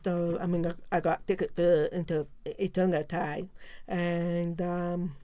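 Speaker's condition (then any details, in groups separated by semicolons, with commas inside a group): Profound deafness; learned to speak and lip-read in oral pre-preschool, mainstreamed, little ASL now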